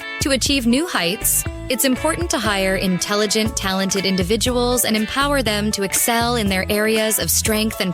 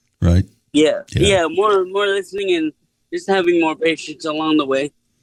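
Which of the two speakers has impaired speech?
The second: cerebral palsy; since birth, uses wheelchair; speech unaffected.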